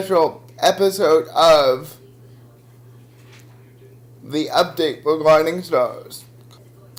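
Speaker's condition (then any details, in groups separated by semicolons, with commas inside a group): Cerebral palsy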